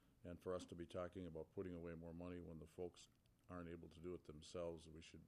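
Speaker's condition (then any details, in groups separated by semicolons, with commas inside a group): No condition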